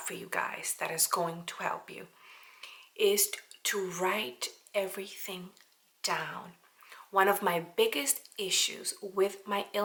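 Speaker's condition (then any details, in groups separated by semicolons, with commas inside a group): No condition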